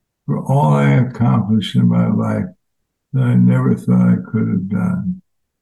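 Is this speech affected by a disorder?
Yes: ALS; fatal progressive disease, diagnosed months ago, hiking a year ago, expected to worsen; walking harder, brace on foot, balance slightly off, wife Donna as caregiver for some tasks; voice changed since onset, now a different voice, no spontaneous crying fits.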